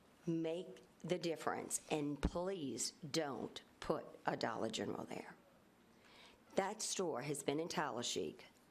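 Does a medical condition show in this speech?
No.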